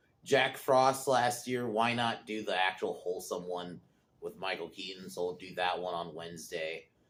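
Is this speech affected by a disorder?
No.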